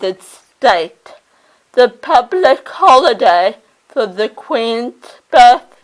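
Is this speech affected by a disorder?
Yes: cerebral palsy; oxygen starvation at birth.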